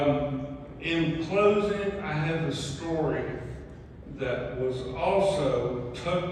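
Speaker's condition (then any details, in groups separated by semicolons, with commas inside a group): ALS; mainly right side and both legs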